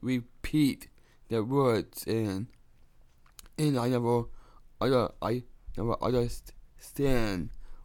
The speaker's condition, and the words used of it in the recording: Down syndrome. That you don't have to repeat yourself so much?